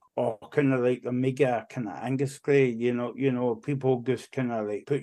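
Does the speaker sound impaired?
Yes: cerebral palsy; walks and talks now.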